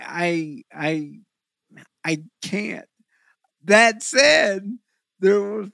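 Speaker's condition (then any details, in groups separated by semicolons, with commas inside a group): Cerebral palsy; eyes weird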